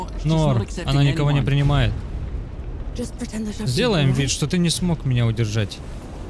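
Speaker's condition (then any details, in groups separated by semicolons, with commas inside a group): No condition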